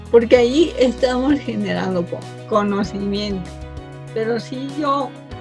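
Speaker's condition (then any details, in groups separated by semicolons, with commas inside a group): Cerebral palsy from birth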